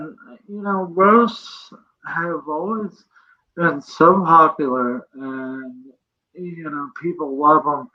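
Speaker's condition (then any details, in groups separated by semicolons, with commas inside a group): Cerebral palsy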